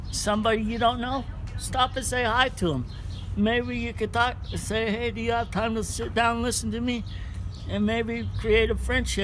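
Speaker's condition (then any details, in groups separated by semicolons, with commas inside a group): Cerebral palsy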